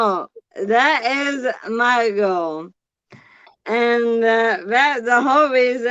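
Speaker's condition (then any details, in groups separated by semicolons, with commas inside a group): Bulbar ALS, bulbar onset; losing ability to speak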